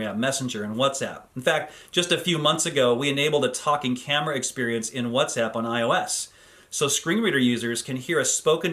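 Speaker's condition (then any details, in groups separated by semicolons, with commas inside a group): No condition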